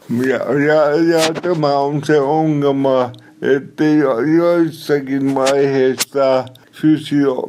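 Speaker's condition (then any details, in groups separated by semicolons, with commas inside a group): Cerebral palsy; somewhat unclear, self-described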